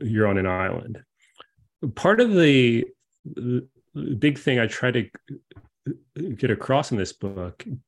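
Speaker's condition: Stutter; childhood onset; blocks

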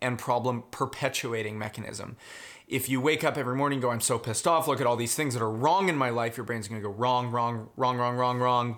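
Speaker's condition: No condition

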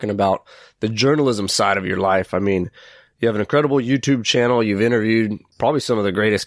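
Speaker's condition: No condition

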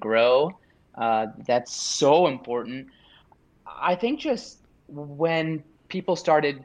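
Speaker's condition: Stuttering; onset at age 3-4, strong fear of speaking; openly stutters, self-advertises, past speech programs, support groups, self-help; broken-up speech at times; prolonged sounds, blocks

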